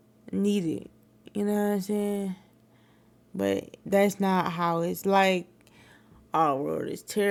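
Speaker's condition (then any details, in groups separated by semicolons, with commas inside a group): Cerebral palsy; wheelchair user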